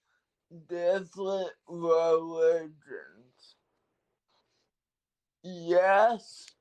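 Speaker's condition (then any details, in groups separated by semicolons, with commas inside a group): Cerebral palsy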